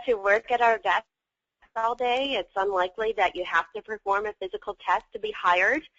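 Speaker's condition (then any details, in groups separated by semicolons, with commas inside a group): No condition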